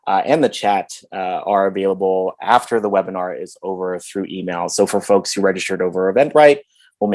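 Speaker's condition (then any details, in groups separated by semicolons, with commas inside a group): No condition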